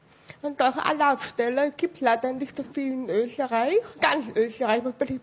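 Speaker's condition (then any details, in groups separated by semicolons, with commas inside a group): Severe hearing loss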